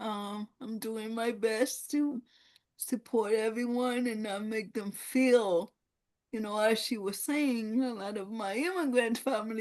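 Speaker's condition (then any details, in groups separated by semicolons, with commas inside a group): Cerebral palsy; no gross or fine motor skills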